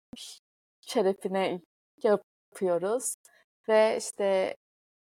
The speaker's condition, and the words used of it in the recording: Stuttering. Ya hani ben çok fazla kekeliyorum